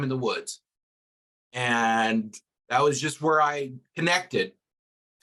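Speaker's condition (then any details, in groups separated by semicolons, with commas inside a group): No condition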